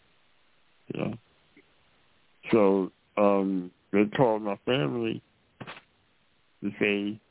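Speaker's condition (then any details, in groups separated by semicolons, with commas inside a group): Muscular dystrophy; progressive muscle weakness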